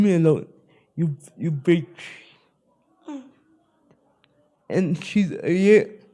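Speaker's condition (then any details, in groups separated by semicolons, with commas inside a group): Spastic cerebral palsy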